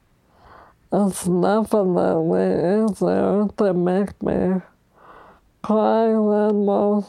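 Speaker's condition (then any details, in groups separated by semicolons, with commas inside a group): ALS; progressive, motorized wheelchair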